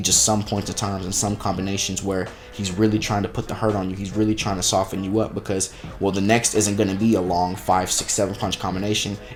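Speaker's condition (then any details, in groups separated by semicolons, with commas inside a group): No condition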